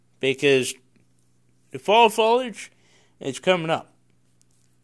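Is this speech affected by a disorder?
Yes: cerebral palsy; congenital.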